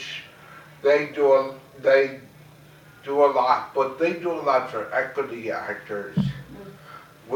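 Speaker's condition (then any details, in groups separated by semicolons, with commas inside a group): Cerebral palsy; very mild form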